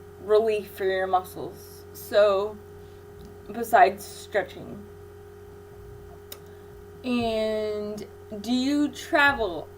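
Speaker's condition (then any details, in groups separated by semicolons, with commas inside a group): Cerebral palsy; infant ventilator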